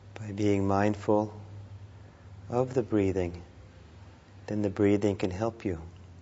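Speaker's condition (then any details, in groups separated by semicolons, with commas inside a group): No condition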